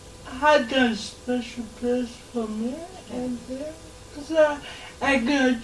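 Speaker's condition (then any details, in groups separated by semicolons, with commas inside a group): Cerebral palsy; since birth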